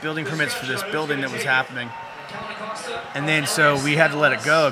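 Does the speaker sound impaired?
No.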